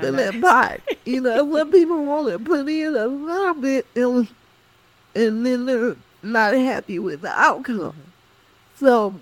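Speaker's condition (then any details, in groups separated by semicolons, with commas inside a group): Cerebral palsy; speech affected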